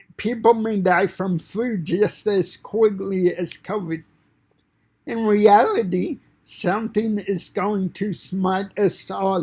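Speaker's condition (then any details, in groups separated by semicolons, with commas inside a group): Cerebral palsy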